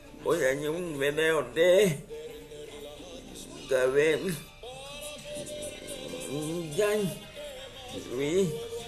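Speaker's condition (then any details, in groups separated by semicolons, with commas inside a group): Cerebral palsy; speech affected by cerebral palsy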